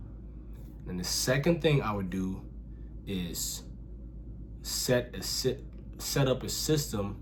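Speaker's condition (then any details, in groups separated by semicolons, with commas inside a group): No condition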